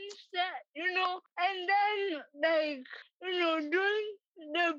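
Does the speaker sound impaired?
Yes: cerebral palsy; present from birth, affects walking and hand use, scribbled instead of writing, types instead.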